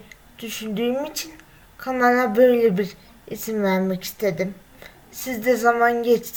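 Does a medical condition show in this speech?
Yes: cerebral palsy; 23 years with condition.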